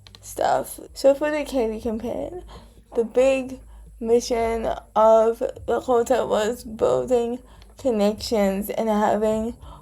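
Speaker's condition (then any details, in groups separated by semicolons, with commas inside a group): Cerebral palsy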